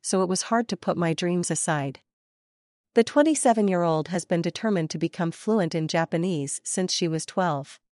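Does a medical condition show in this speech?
No.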